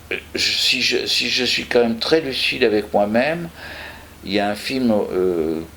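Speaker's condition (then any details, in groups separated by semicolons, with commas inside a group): No condition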